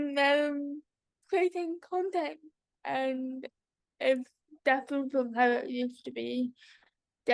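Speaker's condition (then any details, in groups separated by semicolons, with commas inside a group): Cerebral palsy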